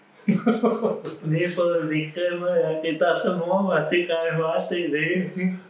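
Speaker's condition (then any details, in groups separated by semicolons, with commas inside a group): Cerebral palsy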